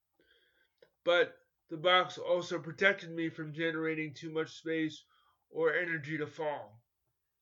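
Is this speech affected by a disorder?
Yes: cerebral palsy; coordination issues, uses crutches; ongoing physical therapy, personal training.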